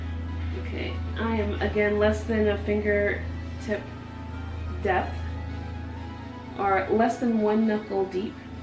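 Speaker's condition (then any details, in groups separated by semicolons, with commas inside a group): No condition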